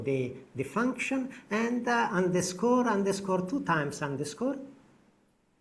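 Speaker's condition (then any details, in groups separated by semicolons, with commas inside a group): No condition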